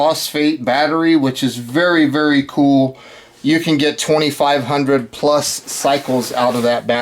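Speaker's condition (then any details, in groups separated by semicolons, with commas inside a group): No condition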